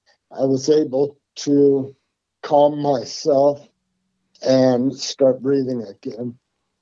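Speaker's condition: Parkinson's; helps breathing

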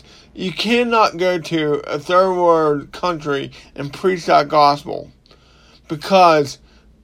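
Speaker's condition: Cerebral palsy; ongoing, not healed

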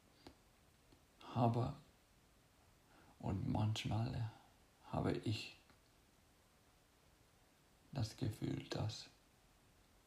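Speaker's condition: Cerebral palsy; slowness

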